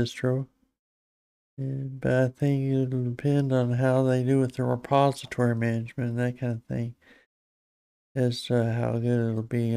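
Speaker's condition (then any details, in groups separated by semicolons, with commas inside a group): Parkinson's disease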